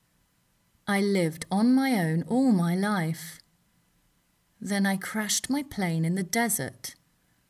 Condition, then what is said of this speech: No condition.